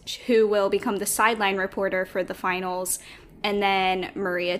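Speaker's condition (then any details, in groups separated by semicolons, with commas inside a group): No condition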